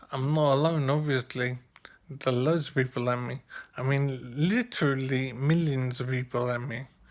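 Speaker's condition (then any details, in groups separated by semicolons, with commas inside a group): Brain injury; severe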